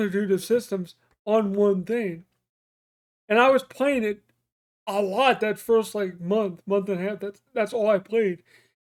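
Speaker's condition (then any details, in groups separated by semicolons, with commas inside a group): Cerebral palsy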